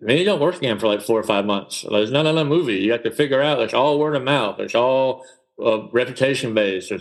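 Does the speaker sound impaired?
Yes: cleft palate; speech impediment in childhood, speech therapy after moving south, others mocked way of talking.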